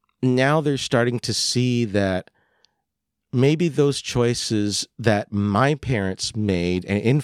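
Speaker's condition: No condition

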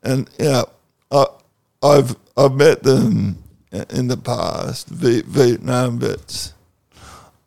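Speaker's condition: Cerebral palsy

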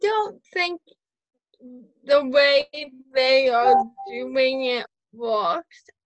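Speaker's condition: Cerebral palsy, spastic quadriplegic, mild

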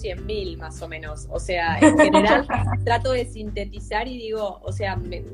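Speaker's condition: No condition

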